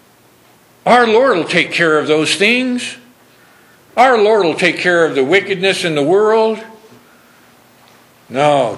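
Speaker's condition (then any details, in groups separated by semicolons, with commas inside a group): No condition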